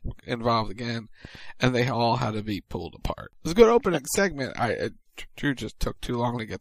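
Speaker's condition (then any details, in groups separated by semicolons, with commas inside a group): No condition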